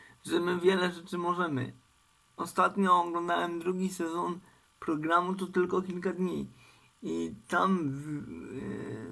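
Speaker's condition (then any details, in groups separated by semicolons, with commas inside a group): Cerebral palsy; uses wheelchair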